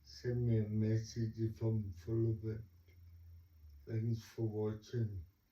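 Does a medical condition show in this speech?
Yes: cerebral palsy; talks slowly.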